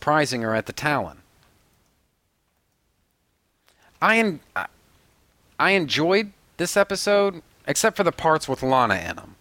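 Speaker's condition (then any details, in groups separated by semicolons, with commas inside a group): No condition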